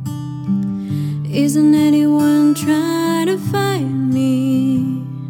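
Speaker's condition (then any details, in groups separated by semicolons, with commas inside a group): No condition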